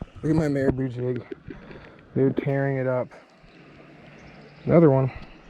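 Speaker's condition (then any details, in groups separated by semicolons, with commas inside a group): No condition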